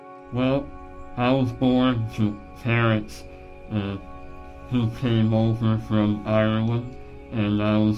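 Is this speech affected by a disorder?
Yes: Treacher Collins syndrome; small airway and jaws made breathing and eating hard, emergency tracheotomy after birth, ng tube feeding.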